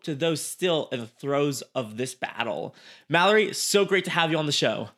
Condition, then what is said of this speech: No condition.